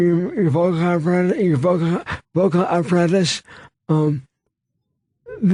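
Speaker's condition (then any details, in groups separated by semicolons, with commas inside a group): Brain injury; caused by car accident; many years since injury, trouble focusing, easily distracted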